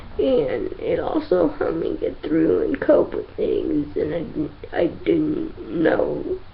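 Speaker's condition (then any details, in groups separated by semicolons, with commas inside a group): Cerebral palsy; from infancy, difficulty moving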